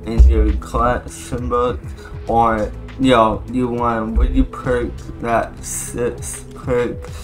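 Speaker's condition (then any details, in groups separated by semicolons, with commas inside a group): Cerebral palsy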